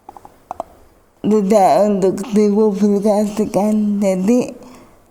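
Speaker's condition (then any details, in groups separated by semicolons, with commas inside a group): Cerebral palsy; after high fever, weak legs, uses wheelchair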